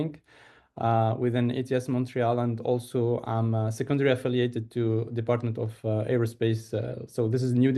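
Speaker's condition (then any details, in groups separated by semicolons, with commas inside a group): No condition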